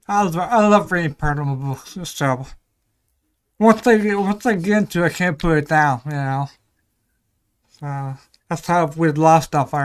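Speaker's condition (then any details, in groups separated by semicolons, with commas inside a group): Ataxia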